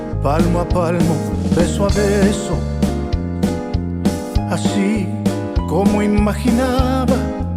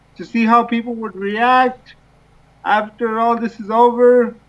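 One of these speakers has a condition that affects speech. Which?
The second: cerebral palsy; from birth.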